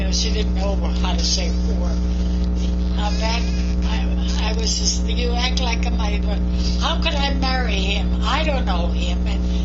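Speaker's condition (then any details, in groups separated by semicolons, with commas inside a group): No condition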